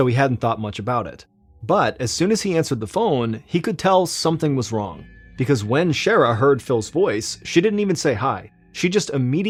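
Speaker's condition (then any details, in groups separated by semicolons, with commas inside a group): No condition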